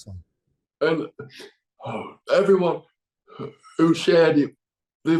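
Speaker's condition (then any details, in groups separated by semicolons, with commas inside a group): Cerebral palsy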